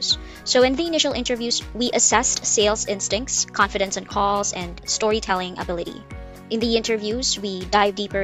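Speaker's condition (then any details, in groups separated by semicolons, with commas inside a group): No condition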